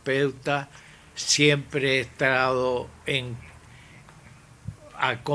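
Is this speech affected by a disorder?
Yes: ALS.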